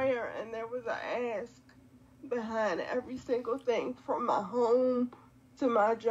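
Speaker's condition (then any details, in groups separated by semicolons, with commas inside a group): Quadriplegic cerebral palsy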